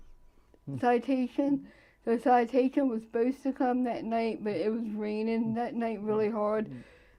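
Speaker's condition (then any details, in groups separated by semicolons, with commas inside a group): Cerebral palsy; present from birth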